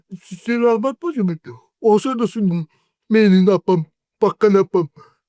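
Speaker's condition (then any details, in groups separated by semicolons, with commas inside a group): Cerebral palsy; 40 years with condition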